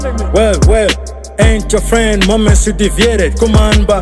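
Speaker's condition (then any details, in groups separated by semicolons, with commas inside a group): No condition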